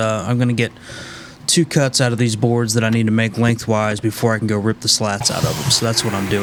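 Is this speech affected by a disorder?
No.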